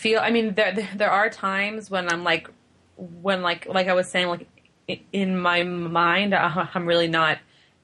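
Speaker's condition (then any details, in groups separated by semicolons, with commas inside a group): Stuttering; stutters a lot, prefers stuttering confidently over voluntary stuttering; real stuttering at show opening, start of show feels like pressure, stutters through it; usually stutters on show opening, always genuine not voluntary; repeated sounds, repeated words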